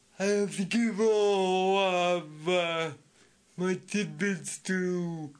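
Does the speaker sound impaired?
Yes: speech impediment; masked poll worker behind plexiglass could not understand.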